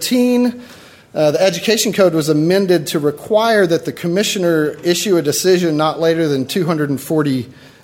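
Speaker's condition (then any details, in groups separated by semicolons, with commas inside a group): No condition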